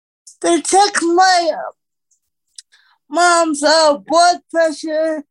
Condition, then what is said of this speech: Cerebral palsy. Which meant I was losing oxygen, and that comes to play with some of my speech difficulty is because of the loss of oxygen.